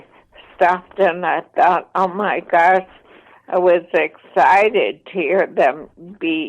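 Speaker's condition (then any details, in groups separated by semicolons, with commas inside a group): ALS, mild; voice slightly impaired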